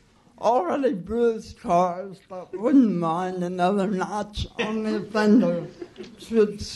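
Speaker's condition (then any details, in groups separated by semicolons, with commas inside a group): Cerebral palsy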